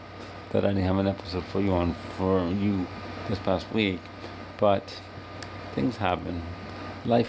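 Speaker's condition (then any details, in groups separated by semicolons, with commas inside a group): Cerebral palsy; wheelchair user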